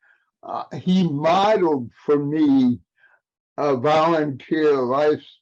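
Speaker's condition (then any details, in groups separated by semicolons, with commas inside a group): Cerebral palsy; aging adult, past 40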